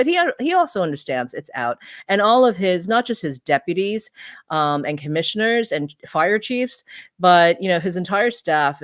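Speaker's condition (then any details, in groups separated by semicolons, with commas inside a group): No condition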